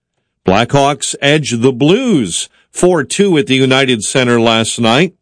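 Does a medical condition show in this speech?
No.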